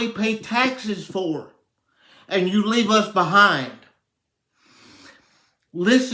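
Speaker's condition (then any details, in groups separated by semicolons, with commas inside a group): Cerebral palsy; reports speaking clearly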